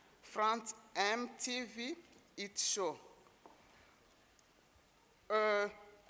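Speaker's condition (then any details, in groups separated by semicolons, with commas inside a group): No condition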